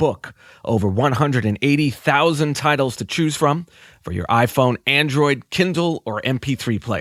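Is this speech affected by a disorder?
No.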